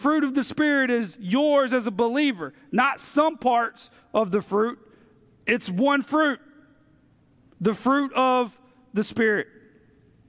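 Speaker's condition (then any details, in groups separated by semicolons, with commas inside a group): No condition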